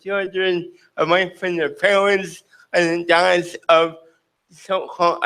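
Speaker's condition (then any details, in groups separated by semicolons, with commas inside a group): Cerebral palsy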